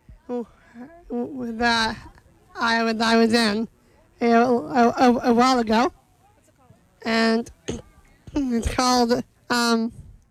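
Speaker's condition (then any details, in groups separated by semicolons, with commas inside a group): Down syndrome; intellectual disability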